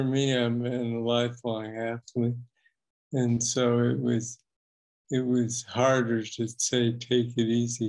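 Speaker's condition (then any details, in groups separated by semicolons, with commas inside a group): Parkinson's disease; DBS implant, tremor originally main symptom; voice is a weak point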